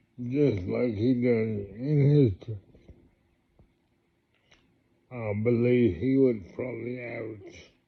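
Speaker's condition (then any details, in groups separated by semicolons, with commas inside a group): Multiple sclerosis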